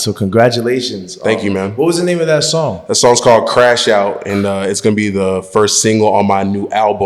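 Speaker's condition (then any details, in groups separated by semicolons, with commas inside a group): No condition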